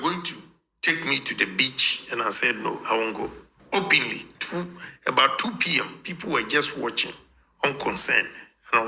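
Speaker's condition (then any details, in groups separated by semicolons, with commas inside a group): No condition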